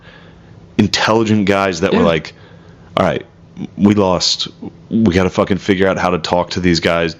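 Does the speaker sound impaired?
No.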